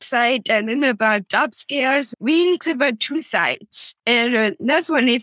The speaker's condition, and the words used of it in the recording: Down syndrome. I can tell that you're working hard on speaking slowly and clearly.